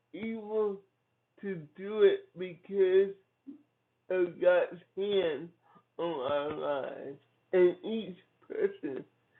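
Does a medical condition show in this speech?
Yes: cerebral palsy; from birth.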